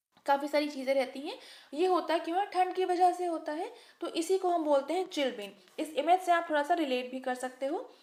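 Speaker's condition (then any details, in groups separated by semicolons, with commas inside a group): No condition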